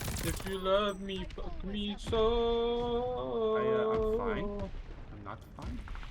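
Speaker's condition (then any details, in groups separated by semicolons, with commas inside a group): No condition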